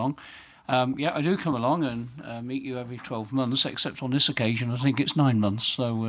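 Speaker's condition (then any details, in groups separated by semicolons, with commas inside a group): No condition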